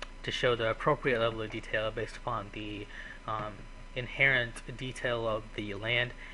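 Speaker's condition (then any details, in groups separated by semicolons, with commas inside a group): No condition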